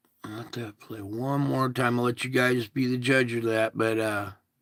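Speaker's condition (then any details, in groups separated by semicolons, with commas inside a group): No condition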